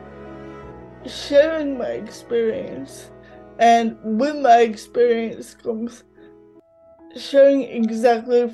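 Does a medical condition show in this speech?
Yes: cerebral palsy, mild; mouth affected.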